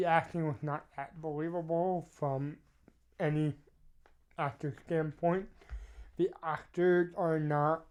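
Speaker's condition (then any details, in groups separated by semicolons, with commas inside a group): Cerebral palsy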